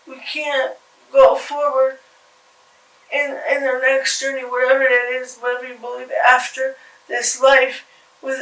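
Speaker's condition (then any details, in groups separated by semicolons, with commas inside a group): Cerebral palsy; from birth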